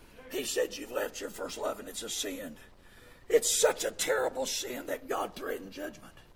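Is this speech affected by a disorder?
Yes: vocal fold paralysis, bilateral; speaks with false vocal folds; both vocal cords paralyzed, do not come together, move or vibrate, false folds compensate for voicing; voice worse than before, Kermit-the-Frog-like, irritating, pushes much air.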